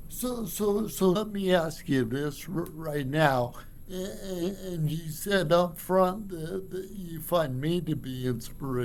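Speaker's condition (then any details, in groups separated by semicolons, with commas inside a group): Cerebral palsy; from birth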